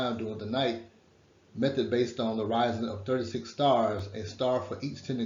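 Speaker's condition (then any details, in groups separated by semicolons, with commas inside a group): No condition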